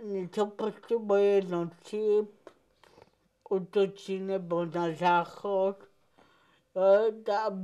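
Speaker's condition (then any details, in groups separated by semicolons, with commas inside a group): Cerebral palsy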